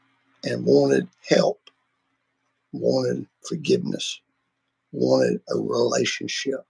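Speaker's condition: Vocal cord surgery; multiple vocal cord surgeries

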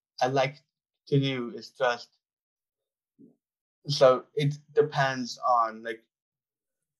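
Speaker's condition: Down syndrome; hosts own podcast

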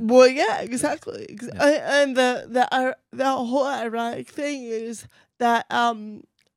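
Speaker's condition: Cerebral palsy, mild; voice affected

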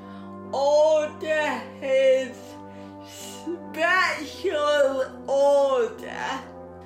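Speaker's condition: Cerebral palsy

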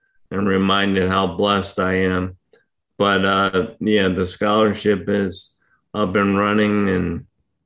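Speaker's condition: ALS; hard to speak for long periods right now

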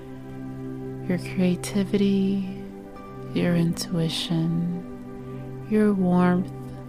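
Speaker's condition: No condition

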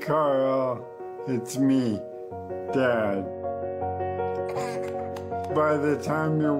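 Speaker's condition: ALS; progressive muscle weakness, healthy a year before, spread to whole body including voice within a year, later eye-gaze computer; muscles weakening, losing ability to walk, expects to need ventilator; losing ability to speak

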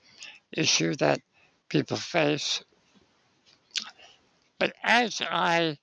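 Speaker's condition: Spinal muscular atrophy; age 60

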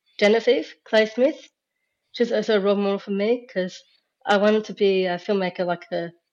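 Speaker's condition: Down syndrome

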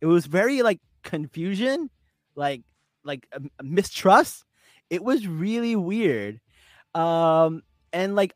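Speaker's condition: Stutter and lisp; condition causing word mix-ups; mixes up words a lot; prolonged sounds

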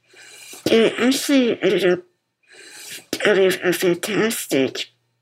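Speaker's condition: Muscular dystrophy; 24-hour ventilator

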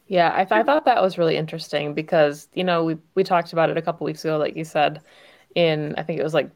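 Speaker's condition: No condition

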